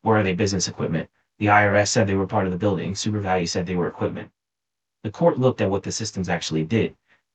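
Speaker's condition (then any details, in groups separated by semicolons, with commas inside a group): No condition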